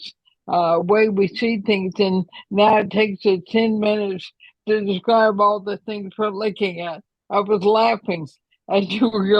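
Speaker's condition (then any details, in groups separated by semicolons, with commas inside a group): ALS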